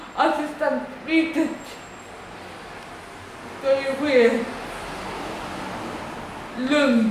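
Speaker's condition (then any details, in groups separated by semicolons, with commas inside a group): Dyskinetic cerebral palsy; dyskinetic form, severe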